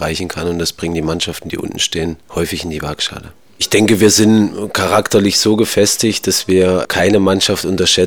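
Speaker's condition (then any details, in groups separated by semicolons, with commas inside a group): No condition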